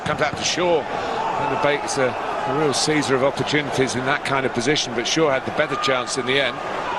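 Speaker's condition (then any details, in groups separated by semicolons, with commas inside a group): No condition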